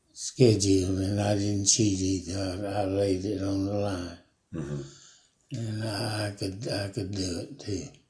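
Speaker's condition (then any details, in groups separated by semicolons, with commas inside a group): Parkinson's; about 5 years since onset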